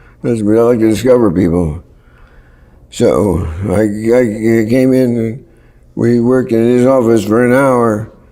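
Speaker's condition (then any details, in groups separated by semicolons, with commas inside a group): Parkinson's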